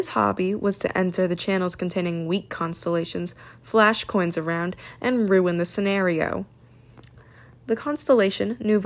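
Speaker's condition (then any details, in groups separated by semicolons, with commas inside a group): No condition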